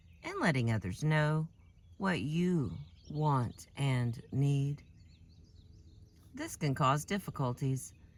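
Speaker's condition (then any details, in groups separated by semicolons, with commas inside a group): No condition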